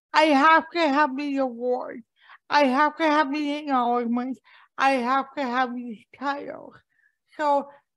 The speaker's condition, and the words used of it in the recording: Cerebral palsy. It's like, the one thing I always say is like queer, brown, disabled women with impaired speech, like we don't get those things, right?